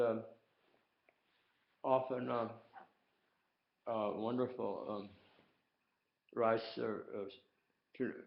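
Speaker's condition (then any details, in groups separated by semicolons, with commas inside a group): Tongue cancer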